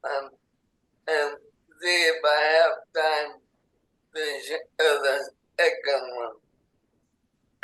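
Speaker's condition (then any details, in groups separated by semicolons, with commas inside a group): ALS; affects legs and lungs; burning in lungs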